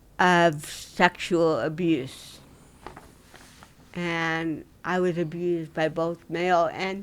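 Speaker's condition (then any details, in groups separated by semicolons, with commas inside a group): Cerebral palsy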